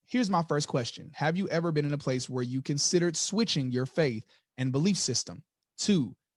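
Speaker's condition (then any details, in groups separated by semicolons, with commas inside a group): No condition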